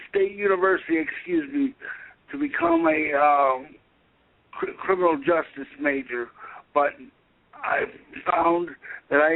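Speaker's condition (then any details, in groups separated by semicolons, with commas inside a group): Cerebral palsy; severe muscle spasms, spastic legs, uses wheelchair; able to speak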